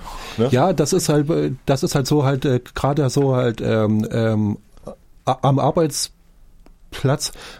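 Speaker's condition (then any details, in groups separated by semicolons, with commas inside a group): Stuttering; blocks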